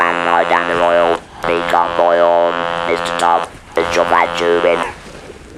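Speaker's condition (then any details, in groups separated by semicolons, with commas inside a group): Laryngeal cancer with laryngectomy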